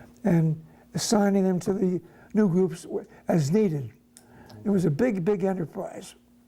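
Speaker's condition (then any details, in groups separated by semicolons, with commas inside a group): No condition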